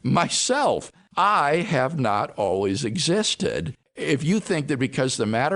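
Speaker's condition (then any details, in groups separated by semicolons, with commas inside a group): No condition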